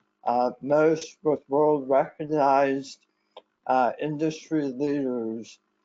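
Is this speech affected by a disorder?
Yes: head and neck cancer; severe dysphagia.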